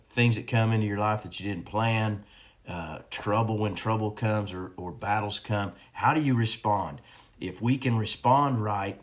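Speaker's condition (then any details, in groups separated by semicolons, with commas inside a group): No condition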